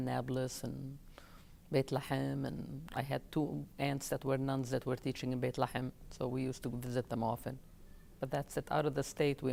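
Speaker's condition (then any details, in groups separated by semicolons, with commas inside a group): No condition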